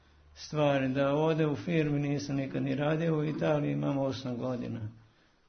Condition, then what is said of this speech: Parkinson's disease. I vi imate poteškoća zdravstvenih, bolujete od Parkinsonove bolesti, ali se naravno to ne vidi na radiju, mi pričamo najnormalnije, uspevate i da prevaziđete te teškoće, nije to lako.